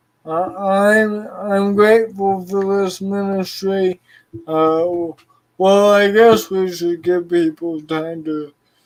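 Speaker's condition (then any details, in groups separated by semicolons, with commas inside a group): Cerebral palsy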